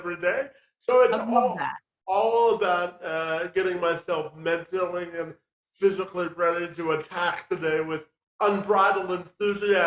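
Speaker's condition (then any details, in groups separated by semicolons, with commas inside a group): Spastic quadriplegia cerebral palsy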